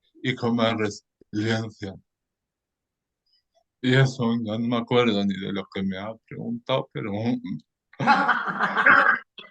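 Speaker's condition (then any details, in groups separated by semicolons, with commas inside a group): Cerebral palsy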